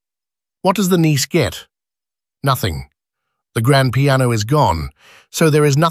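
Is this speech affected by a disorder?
No.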